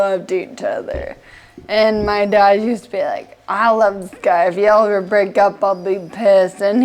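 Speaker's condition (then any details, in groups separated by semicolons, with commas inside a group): Friedreich's ataxia; progressive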